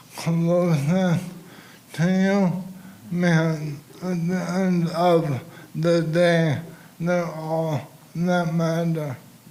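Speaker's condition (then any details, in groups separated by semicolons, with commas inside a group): ALS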